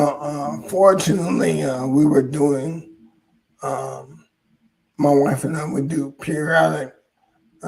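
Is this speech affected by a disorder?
Yes: ALS; hoarse voice.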